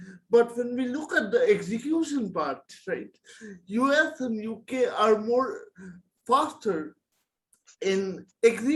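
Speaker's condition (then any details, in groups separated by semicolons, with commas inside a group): Cerebral palsy; present from birth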